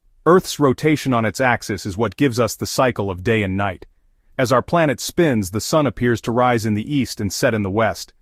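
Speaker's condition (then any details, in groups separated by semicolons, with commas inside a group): No condition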